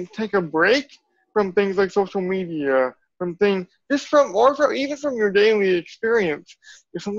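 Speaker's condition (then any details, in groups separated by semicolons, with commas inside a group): Cerebral palsy; from birth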